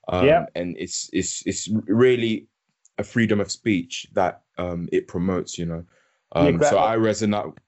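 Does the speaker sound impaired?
No.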